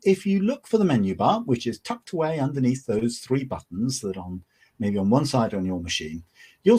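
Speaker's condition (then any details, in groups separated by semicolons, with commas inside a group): No condition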